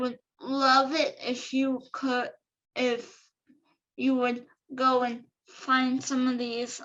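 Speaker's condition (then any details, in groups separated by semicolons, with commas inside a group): Cerebral palsy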